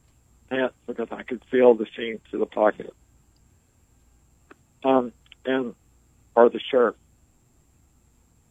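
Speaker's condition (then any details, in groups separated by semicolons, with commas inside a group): ALS; motor neuron destruction, progressive paralysis with sensation intact, nearly 20 years since onset; barely able to speak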